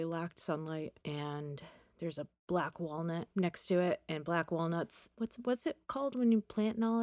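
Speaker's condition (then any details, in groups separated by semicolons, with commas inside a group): No condition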